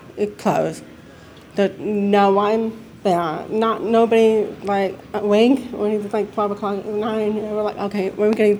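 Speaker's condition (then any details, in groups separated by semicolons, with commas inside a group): Deafness; mix of speech and sign growing up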